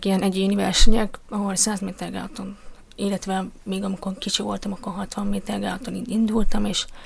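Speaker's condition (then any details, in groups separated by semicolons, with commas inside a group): Deafness; cochlear implant 2.5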